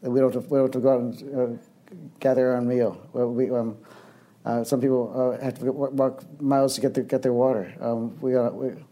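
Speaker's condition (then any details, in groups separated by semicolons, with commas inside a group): Young onset Parkinson's disease; symptoms from 17 with left foot twitching, diagnosed at 23, over 20 years; frequent word and phrase repetitions, many fillers, restarted phrases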